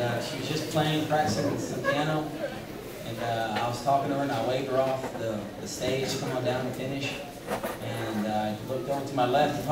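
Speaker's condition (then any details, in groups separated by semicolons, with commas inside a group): No condition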